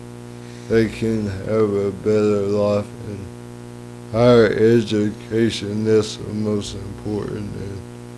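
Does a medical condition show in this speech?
Yes: cerebral palsy; lifelong.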